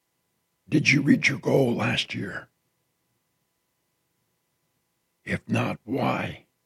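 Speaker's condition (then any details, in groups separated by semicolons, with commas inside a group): Partial laryngectomy after throat cancer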